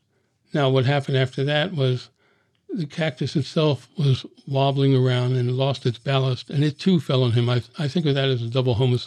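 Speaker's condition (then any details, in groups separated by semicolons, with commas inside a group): Parkinson's disease; Parkinson's progressing rapidly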